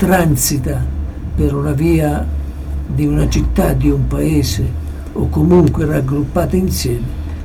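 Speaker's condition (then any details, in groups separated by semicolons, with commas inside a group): Parkinson's disease; approaching final stage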